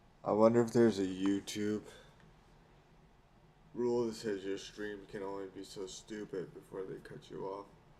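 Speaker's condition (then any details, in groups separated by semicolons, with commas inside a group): Cerebral palsy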